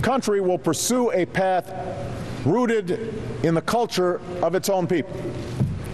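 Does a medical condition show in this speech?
No.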